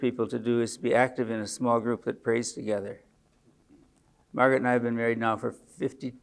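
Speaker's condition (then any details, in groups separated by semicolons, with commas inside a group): Parkinson's disease; age 74; more tremor than usual today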